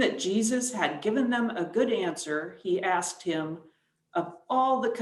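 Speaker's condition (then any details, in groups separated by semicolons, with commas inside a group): No condition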